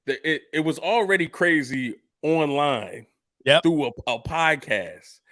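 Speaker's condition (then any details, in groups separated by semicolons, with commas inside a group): No condition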